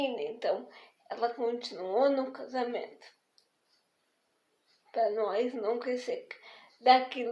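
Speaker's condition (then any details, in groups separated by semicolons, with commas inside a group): Spastic diplegic cerebral palsy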